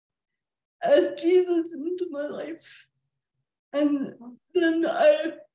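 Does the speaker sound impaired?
Yes: cerebral palsy, quadriplegia; born 2.6 pounds at University of Michigan Hospital Ann Arbor, cannot use arms, legs; speech recognition since 1994, throat dries while talking, drinks and breaks clear throat, nurse helps; self-described clear voice, dry throat during talk, hosts want to understand better.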